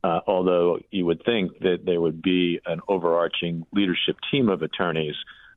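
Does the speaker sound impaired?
No.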